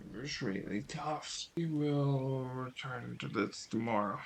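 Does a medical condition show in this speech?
Yes: cerebral palsy.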